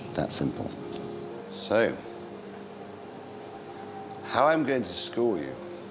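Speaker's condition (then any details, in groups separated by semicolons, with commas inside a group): No condition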